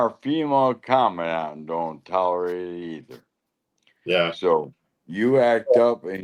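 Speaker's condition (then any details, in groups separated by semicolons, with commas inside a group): Lou Gehrig's disease (ALS)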